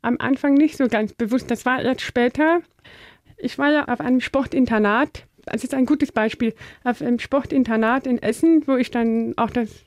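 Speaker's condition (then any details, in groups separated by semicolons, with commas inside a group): Deafness; learned speaking as child using balloons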